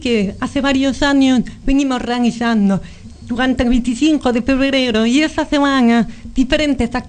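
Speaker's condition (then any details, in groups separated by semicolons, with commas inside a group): Profound bilateral congenital deafness; profound bilateral deafness from birth, detected near 15 months, lifelong hearing aids insufficient for speech; first cochlear implant at 27, second some years later, about 1.5 years rehabilitation, nearly 35; learned speech visually by lip reading and early reading, now perceives speech through implants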